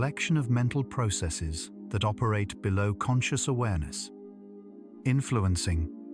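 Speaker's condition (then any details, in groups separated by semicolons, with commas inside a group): No condition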